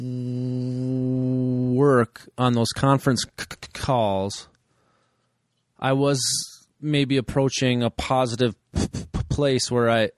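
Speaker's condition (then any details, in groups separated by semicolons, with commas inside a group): Stuttering; severity varies over time; newborn son three weeks ago, less sleep possibly contributing; blocks up to about ten seconds, no avoidance or circumlocution; prolonged sounds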